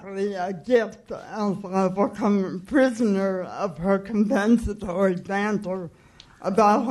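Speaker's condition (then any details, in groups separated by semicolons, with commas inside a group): Cerebral palsy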